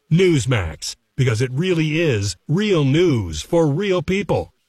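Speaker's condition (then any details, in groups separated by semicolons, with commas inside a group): No condition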